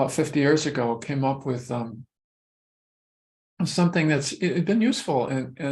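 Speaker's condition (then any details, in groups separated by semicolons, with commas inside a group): No condition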